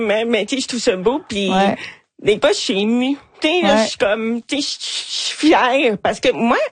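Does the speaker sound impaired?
Yes: hard of hearing; hard to tell who is speaking in groups, may not understand speech, feared not understanding own child; own singing described as not pretty, asks others to write, point or show.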